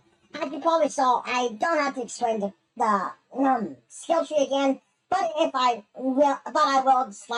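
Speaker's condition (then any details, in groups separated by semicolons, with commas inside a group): No condition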